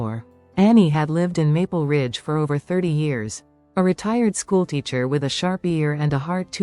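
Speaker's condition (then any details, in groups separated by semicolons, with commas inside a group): No condition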